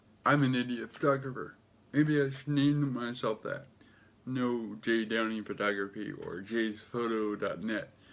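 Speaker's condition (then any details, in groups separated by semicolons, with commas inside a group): Cerebral palsy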